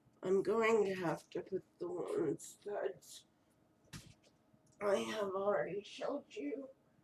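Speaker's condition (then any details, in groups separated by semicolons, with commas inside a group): Cerebral palsy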